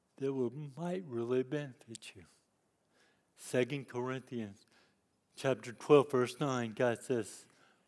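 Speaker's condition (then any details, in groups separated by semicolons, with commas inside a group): Cerebral palsy; lifelong disability since youth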